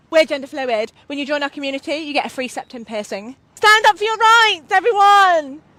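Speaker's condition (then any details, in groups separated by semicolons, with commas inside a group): No condition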